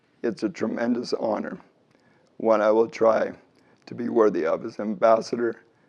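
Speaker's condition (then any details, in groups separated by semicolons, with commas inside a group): ALS; slow-progressing form, feeding tube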